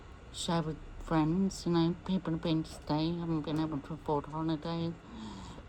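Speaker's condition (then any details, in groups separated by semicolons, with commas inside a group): MND; voice may be difficult to understand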